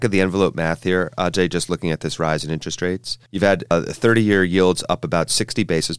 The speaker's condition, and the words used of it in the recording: None; typical speech.